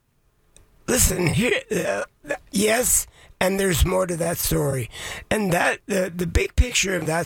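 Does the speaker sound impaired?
Yes: voice changed after vocal cord surgery; vocal cord surgery about two years ago, man aged 81; voice changed since surgery, likened to Miles Davis after surgery, may sound less clear.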